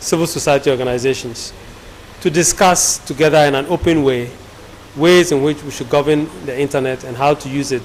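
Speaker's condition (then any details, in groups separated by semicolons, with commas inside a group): No condition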